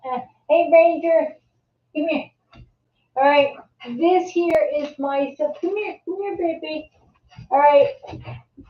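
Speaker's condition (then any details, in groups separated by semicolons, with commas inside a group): Multiple sclerosis; secondary progressive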